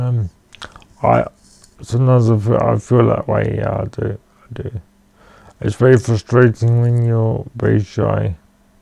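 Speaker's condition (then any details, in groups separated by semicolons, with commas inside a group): Cerebral palsy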